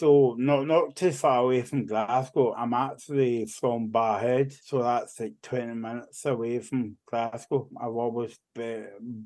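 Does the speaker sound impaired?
Yes: cerebral palsy; childhood speech hard for others to understand, speech therapy at school, learned to talk.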